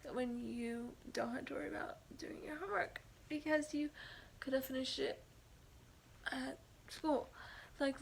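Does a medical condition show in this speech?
Yes: cerebral palsy.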